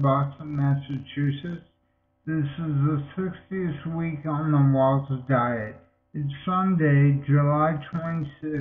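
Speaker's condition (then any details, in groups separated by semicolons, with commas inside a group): Multiple sclerosis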